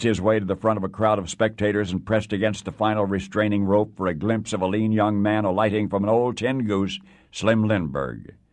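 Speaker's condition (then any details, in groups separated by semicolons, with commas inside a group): No condition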